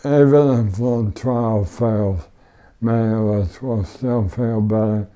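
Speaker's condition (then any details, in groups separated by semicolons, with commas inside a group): ALS; power wheelchair, no tracheostomy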